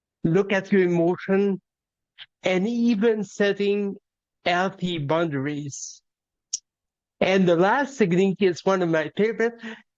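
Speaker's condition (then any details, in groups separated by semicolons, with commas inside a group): Cerebral palsy; present from birth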